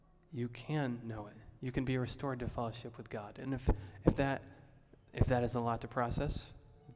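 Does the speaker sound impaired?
No.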